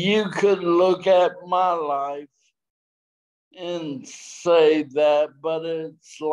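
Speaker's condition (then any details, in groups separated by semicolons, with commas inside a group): Traumatic brain injury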